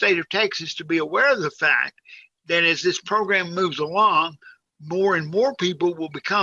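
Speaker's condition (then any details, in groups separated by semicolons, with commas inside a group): Cerebral palsy, severe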